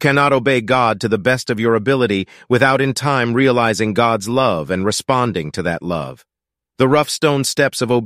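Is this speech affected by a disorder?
No.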